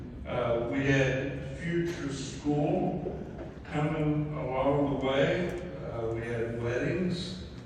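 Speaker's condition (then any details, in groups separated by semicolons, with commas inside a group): ALS; mainly right side and both legs; about two years since diagnosis, right hand nearly useless, left weakening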